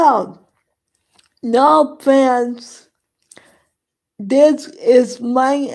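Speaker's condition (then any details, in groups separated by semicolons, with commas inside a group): Cerebral palsy; present from birth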